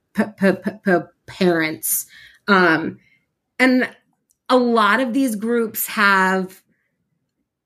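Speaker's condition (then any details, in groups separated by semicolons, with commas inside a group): Stuttering; variable stuttering, formerly preoccupied with which words would be easier to say, helped by stuttering community; amount of stuttering, feeling stuck and physical tension fluctuate, stutters openly; repeated sounds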